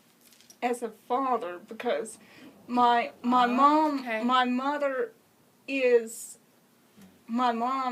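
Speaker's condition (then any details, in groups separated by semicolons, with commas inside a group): Cerebral palsy; congenital, uses wheelchair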